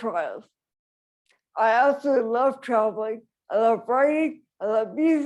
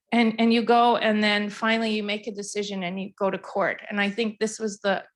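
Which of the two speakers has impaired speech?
The first: traumatic brain injury; cerebellar, brainstem, cortical involvement, bifacial palsies, vocal paralysis; word-finding difficulty, used iPad, intelligibility improved, slow loud breathing strategy.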